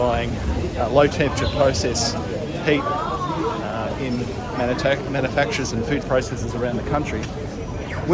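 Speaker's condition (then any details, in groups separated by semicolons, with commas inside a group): No condition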